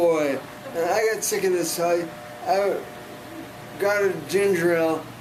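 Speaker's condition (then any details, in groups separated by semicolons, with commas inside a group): Severe brain injury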